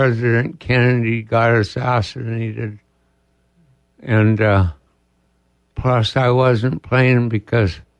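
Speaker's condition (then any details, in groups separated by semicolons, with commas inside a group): ALS; diagnosed about two years ago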